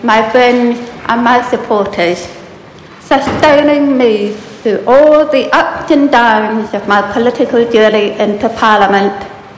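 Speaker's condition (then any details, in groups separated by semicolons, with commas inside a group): Profound deafness; Mary Hare School for deaf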